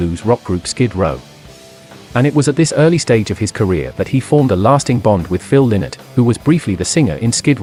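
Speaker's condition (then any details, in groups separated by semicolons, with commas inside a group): No condition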